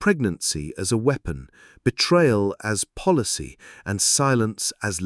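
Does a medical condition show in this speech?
No.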